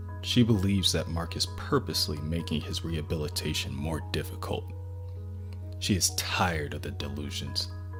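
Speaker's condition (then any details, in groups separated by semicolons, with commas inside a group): No condition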